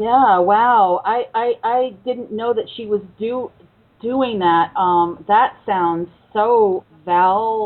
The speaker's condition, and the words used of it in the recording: Stuttering. Sometimes I will let them know off the top or at the beginning that I stutter too,